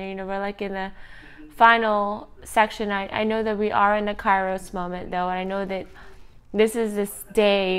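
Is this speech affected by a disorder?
No.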